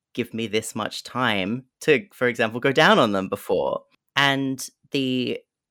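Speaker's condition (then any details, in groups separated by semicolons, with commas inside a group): No condition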